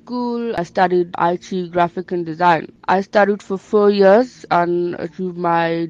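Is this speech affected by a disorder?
Yes: bilateral sensorineural hearing loss; onset age 4 after mumps complications, both ear nerves dead, failed nerve repair, four grommet surgeries; wears hearing device in ear, communicates by speech rather than sign language; speech never fully clear, long-term speech therapy to maintain speech.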